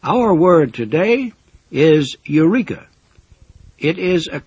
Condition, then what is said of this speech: No condition.